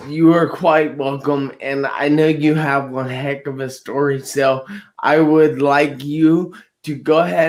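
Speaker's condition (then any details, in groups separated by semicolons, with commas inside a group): Traumatic brain injury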